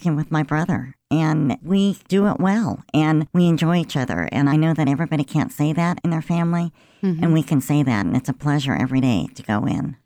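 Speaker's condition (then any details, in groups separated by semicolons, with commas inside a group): Cleft lip and palate; congenital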